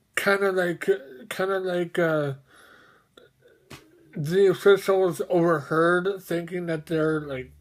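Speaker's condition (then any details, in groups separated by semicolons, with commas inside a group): Mobius syndrome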